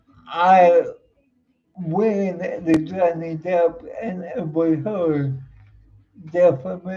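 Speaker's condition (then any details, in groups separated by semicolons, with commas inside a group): Cerebral palsy; uses wheelchair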